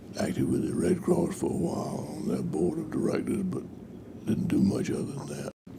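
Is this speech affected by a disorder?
Yes: Parkinson's disease.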